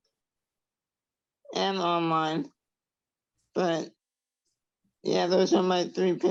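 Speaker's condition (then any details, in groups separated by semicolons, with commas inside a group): Traumatic brain injury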